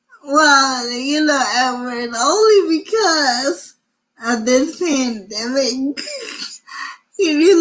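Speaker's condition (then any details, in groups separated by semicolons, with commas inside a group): Cerebral palsy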